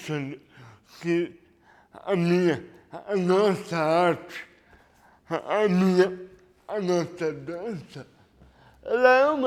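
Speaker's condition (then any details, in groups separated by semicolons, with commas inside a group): Cerebral palsy; lack of oxygen at birth, premature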